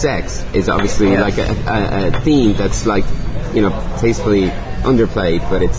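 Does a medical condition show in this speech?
No.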